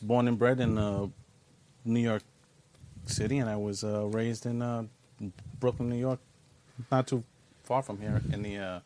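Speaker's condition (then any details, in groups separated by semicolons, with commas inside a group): Stutter; childhood onset stutter and speech impediment, mentored by stuttering police Officer Officer John; a 20-minute conversation took an hour; blocks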